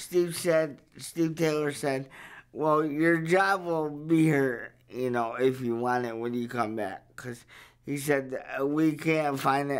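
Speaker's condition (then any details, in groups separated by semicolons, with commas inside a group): Cerebral palsy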